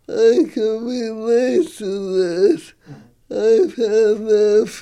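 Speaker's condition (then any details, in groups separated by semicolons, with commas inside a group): ALS; talking more difficult, facial muscles weaker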